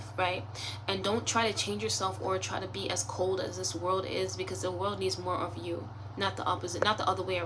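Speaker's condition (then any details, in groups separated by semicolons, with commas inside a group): No condition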